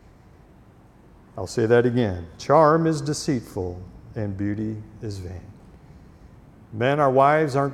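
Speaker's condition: No condition

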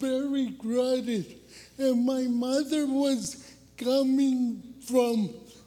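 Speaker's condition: Cerebral palsy; born about two weeks early

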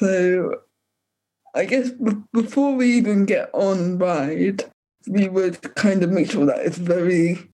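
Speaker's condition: Cerebral palsy; physiotherapy in childhood

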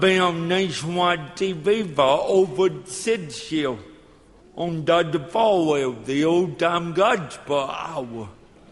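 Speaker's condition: Cerebral palsy; age 42

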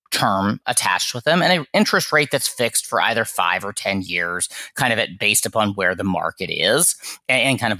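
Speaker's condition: No condition

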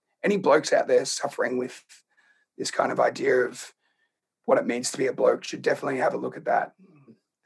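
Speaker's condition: Laryngeal cancer; in voice box

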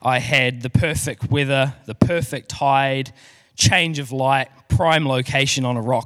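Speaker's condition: No condition

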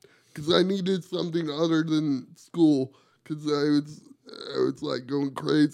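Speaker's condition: Cerebral palsy; wheelchair user

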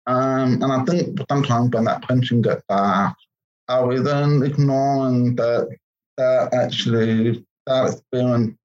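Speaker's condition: Profound deafness; congenital, born deaf

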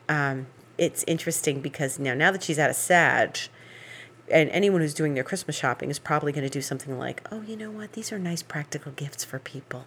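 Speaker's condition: No condition

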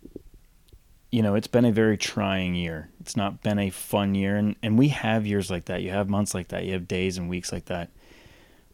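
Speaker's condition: No condition

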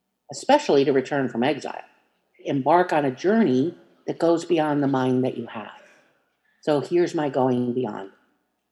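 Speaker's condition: No condition

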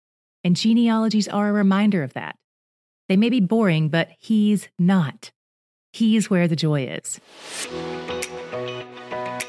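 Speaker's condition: No condition

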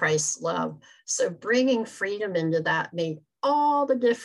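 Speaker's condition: Cleft palate, severe; visible scars from cleft palate

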